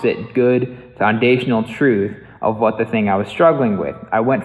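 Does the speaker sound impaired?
No.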